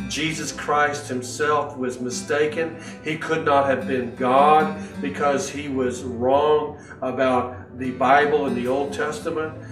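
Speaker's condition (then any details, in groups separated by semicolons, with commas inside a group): No condition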